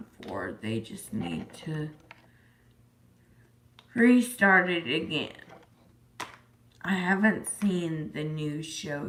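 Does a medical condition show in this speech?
Yes: disability causing slurred speech.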